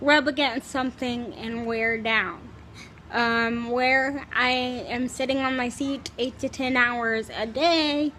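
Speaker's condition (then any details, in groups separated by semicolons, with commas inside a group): Cerebral palsy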